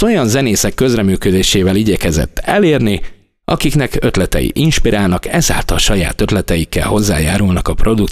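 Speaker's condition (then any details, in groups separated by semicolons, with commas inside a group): No condition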